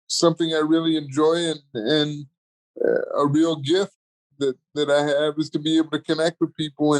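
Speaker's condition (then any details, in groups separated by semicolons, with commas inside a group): Cerebral palsy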